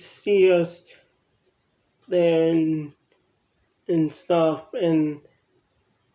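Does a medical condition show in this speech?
Yes: cerebral palsy; from birth.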